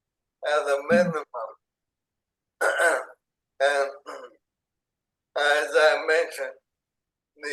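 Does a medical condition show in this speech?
Yes: ALS; onset in hands and arms, tracheostomy.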